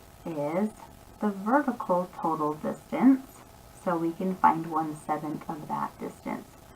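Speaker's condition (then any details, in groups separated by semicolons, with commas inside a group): No condition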